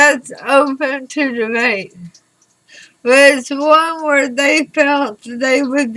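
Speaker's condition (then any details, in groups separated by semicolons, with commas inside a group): Throat cancer radiation damage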